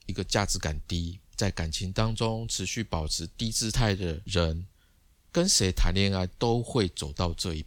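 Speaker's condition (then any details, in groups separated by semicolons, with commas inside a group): No condition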